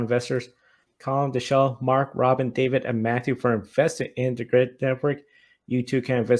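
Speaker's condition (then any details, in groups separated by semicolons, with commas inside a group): No condition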